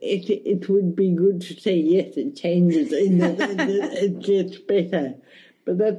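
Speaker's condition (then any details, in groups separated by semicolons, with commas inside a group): Cerebral palsy, mild; speech affected a bit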